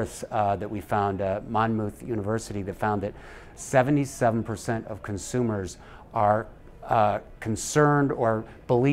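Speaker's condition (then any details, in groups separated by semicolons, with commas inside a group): No condition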